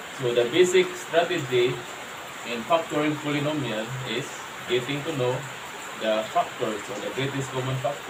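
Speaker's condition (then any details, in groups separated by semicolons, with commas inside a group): No condition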